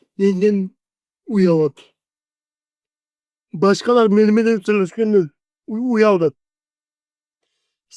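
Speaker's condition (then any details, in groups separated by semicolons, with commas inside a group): Cerebral palsy; 40 years with condition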